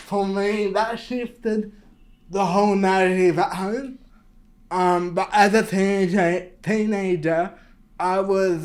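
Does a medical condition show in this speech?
Yes: cerebral palsy.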